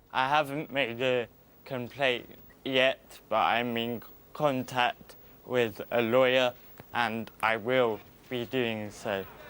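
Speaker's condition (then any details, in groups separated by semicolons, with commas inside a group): Cerebral palsy; uses wheelchair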